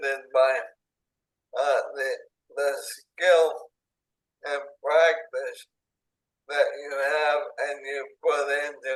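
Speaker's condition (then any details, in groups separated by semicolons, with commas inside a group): ALS, speech-generating device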